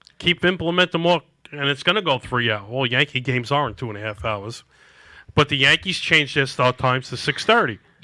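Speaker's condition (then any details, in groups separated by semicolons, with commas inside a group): No condition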